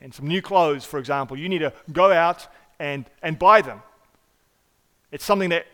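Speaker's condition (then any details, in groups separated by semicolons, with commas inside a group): No condition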